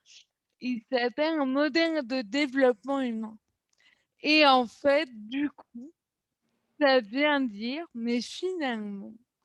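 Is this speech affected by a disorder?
Yes: cerebral palsy.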